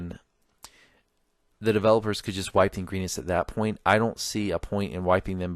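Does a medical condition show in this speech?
No.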